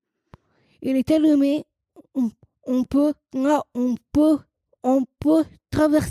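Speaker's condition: Down syndrome, trisomy 21

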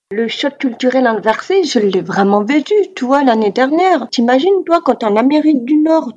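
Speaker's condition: Deafness, severe; oralist, uses some sign language

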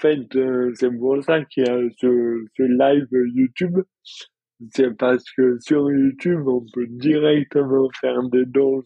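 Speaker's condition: Dystonia; onset in childhood

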